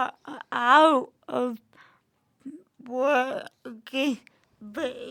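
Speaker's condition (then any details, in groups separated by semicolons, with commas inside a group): Cerebral palsy; from birth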